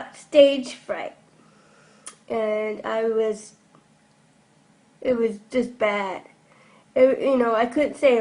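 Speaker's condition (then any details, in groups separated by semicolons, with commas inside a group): Cerebral palsy; from birth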